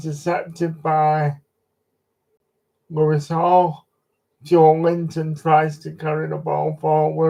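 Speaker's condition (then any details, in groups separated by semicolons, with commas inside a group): Cerebral palsy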